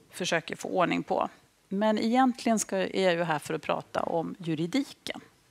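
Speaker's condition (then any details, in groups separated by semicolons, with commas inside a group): No condition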